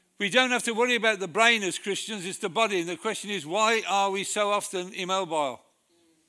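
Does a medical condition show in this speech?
Yes: Parkinson's disease; Parkinson's with arthritis, diagnosed by brain scan after failed medical, dragging foot, shaking; new tablets from new consultant in Nottingham after over a year undertreated, masked face; speech affected at brain scan, per doctors.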